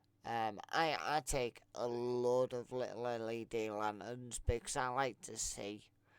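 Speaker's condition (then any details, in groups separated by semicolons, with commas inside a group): Multiple sclerosis; affects legs; legs weak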